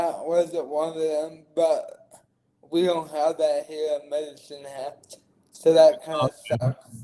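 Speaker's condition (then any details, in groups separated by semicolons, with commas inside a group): Cerebral palsy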